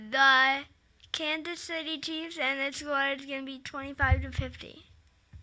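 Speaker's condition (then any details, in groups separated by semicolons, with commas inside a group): Cerebral palsy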